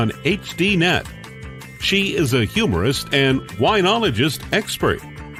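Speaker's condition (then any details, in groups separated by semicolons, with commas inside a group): No condition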